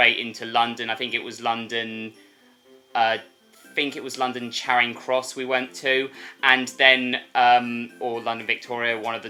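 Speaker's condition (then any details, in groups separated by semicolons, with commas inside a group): No condition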